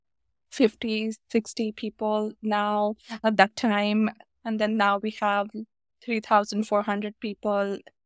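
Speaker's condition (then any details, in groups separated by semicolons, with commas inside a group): Stutter; stutter diagnosed at age 5, increased with age, about 20 speech therapists in childhood, paid for cure scam; ongoing speech therapy, goals self-acceptance and disclosure, work accommodation to type in meeting chat, read aloud by others; not mild stutter, speaks short remarks, types longer ones, bad days block even two sentences; prolonged sounds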